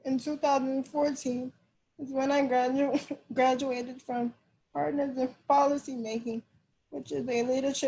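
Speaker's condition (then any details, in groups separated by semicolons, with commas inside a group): Cerebral palsy; diagnosed at 9 months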